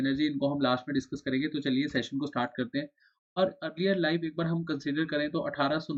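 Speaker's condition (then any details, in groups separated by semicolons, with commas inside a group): No condition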